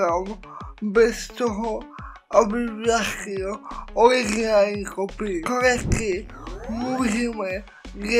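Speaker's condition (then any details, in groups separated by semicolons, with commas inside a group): Cerebral palsy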